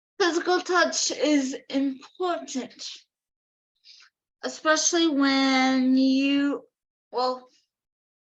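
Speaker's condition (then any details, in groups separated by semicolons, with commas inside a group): Cerebral palsy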